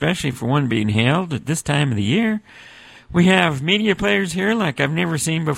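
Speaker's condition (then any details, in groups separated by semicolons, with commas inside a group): No condition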